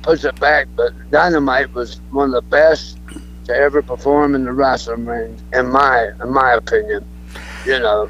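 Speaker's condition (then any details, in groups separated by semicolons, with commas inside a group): Throat cancer; cancer survivor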